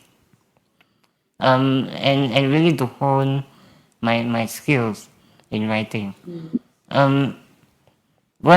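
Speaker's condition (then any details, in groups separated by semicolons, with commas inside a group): Spinal muscular atrophy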